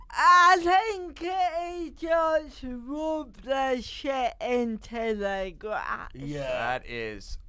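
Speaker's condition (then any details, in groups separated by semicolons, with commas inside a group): Cerebral palsy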